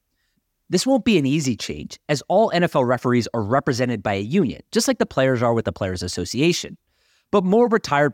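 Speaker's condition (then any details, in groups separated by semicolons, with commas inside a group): No condition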